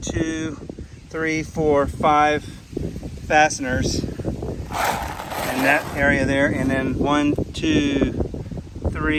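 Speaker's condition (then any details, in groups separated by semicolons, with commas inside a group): No condition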